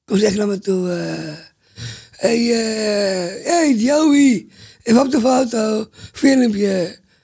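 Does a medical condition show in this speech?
Yes: Down syndrome; congenital, present since birth; speaks well by own and host's account, expresses himself clearly.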